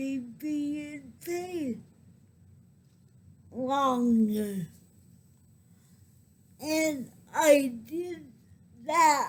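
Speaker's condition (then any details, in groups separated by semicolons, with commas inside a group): Cerebral palsy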